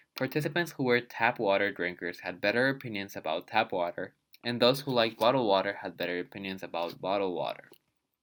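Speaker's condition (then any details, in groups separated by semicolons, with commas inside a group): No condition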